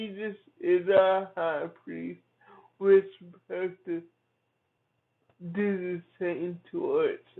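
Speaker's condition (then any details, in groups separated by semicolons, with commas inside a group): Cerebral palsy; from birth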